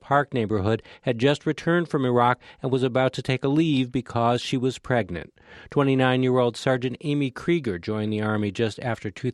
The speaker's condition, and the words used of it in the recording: None; typical speech.